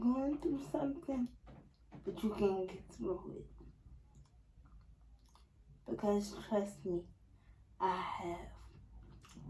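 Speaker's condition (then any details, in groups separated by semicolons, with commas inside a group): Spastic quadriplegic cerebral palsy; spastic quadriplegic, all four limbs, muscle tightness; no longer in physical therapy, cannot dress self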